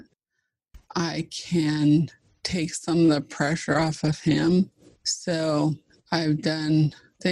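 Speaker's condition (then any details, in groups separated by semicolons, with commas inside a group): ALS (Lou Gehrig's disease)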